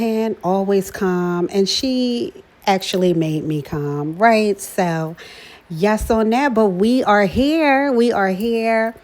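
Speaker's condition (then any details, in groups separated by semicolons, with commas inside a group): No condition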